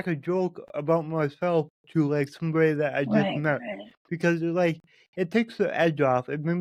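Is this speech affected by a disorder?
Yes: cerebral palsy.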